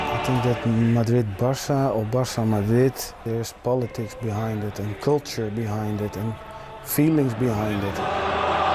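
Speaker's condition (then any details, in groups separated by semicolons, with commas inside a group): No condition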